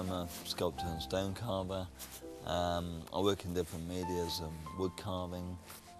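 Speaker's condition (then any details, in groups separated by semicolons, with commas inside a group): Cerebral palsy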